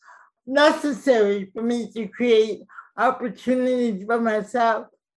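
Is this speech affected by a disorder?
Yes: cerebral palsy; from birth, no breathing for 45 minutes at birth, gait mildly affected; speech mildly affected.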